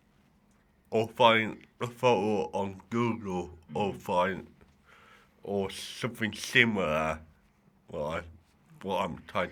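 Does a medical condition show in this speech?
Yes: cerebral palsy; needs help shopping.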